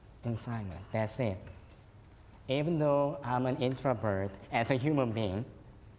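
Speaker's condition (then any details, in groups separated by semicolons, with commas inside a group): Cleft lip and palate; fed formula and cow milk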